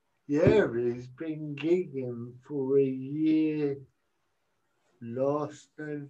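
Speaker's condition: Cerebral palsy; cerebral palsy from birth, uses walking stick, holding handheld mic prevents walking stick use on stage; considering Amazon headset microphone to free hands for walking stick on stage; speech sounds unusual, self-described as talking funny

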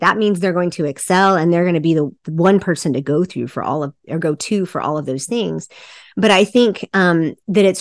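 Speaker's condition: No condition

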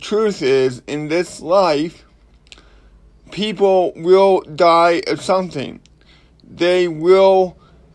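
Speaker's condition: Cerebral palsy; not healed, expected to last for life, limps

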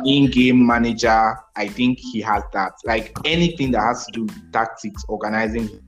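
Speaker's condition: No condition

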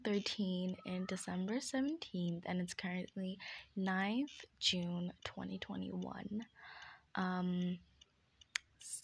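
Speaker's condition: No condition

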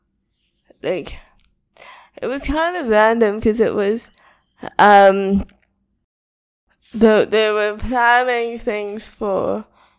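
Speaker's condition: Cerebral palsy, spastic quadriplegic

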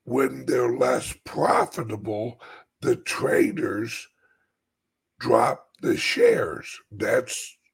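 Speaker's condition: Chronic voice problem; about 2 years of dry, stiff voice box, uses CPAP machine; day two of healing, about 10% recovered, throat vibration and clearing returning; constant dry throat, urge to clear throat, stiff voice box loosening, easier when louder

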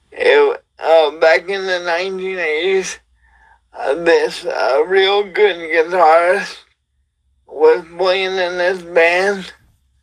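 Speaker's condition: Cerebral palsy; wheelchair user

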